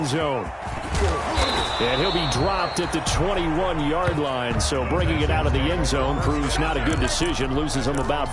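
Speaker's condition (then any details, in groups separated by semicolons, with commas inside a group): No condition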